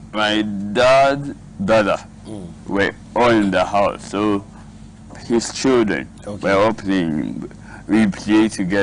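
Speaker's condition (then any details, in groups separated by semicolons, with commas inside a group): Cerebral palsy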